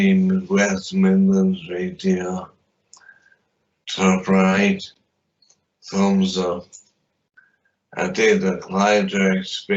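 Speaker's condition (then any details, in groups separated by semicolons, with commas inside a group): Traumatic brain injury; limb injuries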